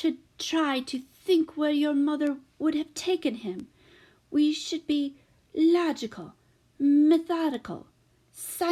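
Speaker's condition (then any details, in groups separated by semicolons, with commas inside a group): No condition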